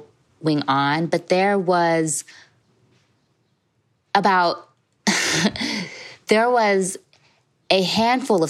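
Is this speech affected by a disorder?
Yes: stutter; very severe in high school around age 17; stutter very bad in high school, afraid of talking and communicating; here prolonged sounds, blocks.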